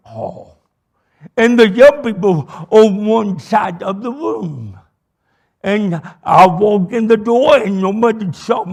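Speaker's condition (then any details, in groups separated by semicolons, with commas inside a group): Cerebral palsy; 18 years speech therapy, sounds mostly conquered, much improved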